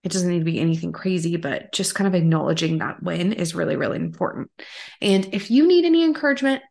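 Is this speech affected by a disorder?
No.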